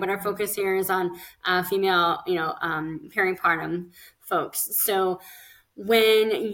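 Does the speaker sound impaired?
Yes: cleft lip and palate; several facial surgeries.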